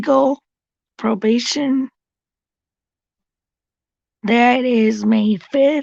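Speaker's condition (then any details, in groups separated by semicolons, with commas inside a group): Cerebral palsy; since birth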